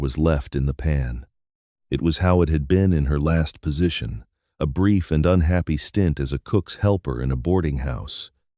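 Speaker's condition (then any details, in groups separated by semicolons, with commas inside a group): No condition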